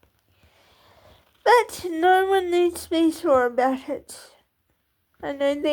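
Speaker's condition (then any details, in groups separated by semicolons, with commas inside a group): Cerebral palsy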